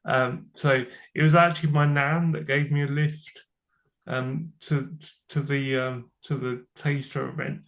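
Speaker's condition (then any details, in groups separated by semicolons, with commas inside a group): Cerebral palsy; from birth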